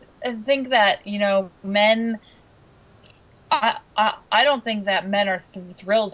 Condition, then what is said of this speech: Stuttering. But I could achieve pretty high levels of fluency when I'm really practicing all the time.